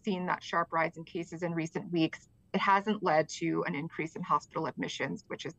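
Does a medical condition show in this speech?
No.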